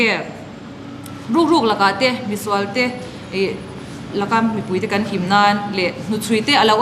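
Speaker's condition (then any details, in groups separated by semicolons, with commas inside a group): No condition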